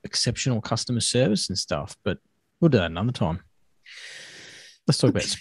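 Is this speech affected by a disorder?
No.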